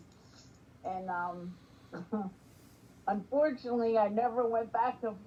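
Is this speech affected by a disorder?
Yes: spastic quadriplegic cerebral palsy; spastic quadriplegic, all four limbs, brain oxygen deprivation at birth; age 56, wheelchair user, walks short distances, physical therapy.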